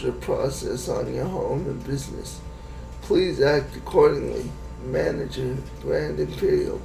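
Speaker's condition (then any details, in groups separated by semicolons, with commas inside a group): Cerebral palsy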